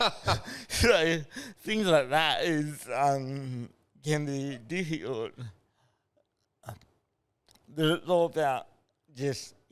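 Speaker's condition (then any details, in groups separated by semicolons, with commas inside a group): Cerebral palsy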